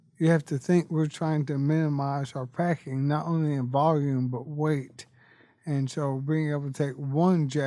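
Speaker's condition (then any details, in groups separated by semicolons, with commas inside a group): ALS; bulbar-upper onset, tongue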